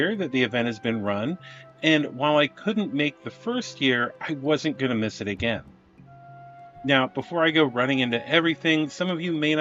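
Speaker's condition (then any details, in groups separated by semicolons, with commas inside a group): No condition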